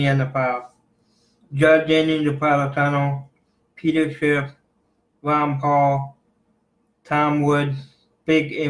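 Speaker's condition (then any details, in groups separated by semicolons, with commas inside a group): Cerebral palsy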